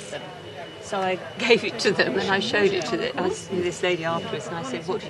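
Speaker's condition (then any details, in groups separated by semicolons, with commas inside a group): No condition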